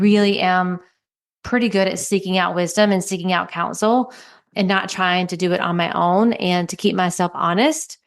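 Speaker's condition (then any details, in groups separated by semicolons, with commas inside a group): No condition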